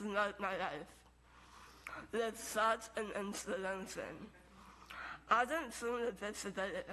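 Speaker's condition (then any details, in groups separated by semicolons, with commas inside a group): Moebius syndrome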